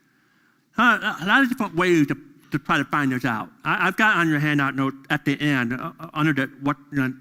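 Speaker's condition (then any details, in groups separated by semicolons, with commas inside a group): Deafness; deaf during school years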